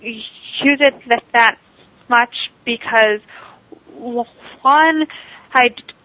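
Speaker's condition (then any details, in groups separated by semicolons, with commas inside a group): Stuttering; very severe third grade, worse high school, speakeasy from Dr. John Haskell, speech therapy helped core; moderate, occasional speakeasy in-ear delayed auditory feedback device, not worn on show; device cuts stuttering about 95%, still stutters at sentence onset, worse around unfamiliar people, sometimes avoids talking; repeated sounds, repeated words, blocks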